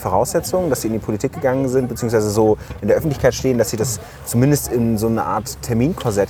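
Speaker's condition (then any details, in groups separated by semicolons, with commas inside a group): No condition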